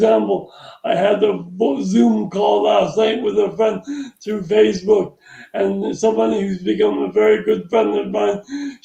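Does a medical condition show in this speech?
Yes: traumatic brain injury.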